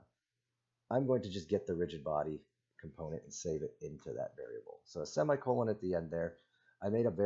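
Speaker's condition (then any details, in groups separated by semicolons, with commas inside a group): No condition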